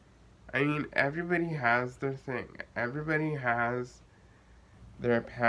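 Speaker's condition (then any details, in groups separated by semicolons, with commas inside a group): Cerebral palsy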